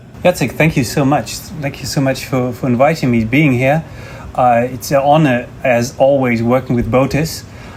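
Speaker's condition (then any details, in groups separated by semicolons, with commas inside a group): No condition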